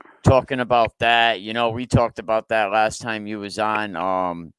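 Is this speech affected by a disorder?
No.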